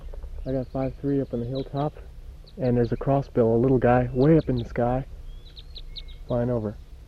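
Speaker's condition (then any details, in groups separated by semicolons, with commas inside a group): No condition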